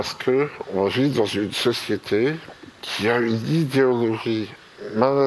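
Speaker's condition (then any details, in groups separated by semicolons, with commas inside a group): Myopathy; caused tetraplegia, wheelchair user; progressed over time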